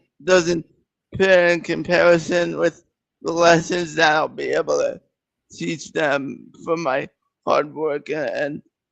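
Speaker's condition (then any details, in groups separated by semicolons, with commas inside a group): Cerebral palsy; present from birth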